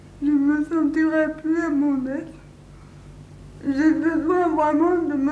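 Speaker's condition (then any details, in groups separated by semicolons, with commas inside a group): Cerebral palsy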